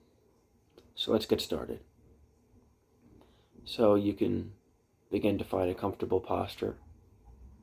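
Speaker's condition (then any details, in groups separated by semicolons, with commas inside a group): No condition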